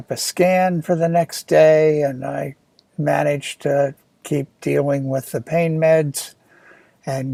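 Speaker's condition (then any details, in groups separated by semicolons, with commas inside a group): No condition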